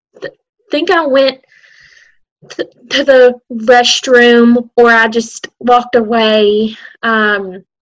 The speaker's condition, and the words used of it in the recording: Stuttering. Well, good for you, but I stutter.